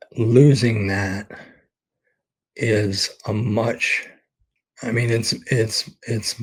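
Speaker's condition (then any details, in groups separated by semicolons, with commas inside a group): ALS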